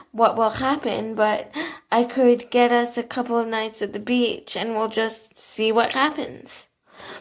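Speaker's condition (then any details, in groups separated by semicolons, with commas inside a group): Cerebral palsy, athetoid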